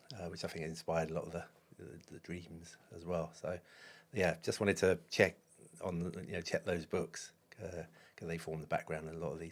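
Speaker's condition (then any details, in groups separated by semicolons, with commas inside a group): No condition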